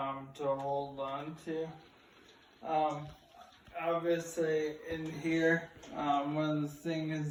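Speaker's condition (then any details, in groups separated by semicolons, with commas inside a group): ALS; starting to lose voice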